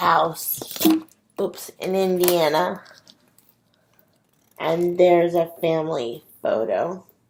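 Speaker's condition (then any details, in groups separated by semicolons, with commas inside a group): Cerebral palsy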